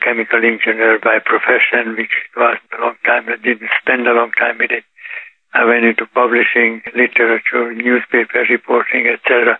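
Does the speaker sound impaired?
Yes: Parkinson's disease; Parkinson's detected about 8 years ago, now 84, daily yoga practice and 3-mile walks credited; symptoms reportedly undetectable by others.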